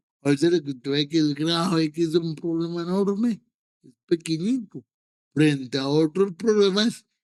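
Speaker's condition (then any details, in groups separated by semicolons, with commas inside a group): Cerebral palsy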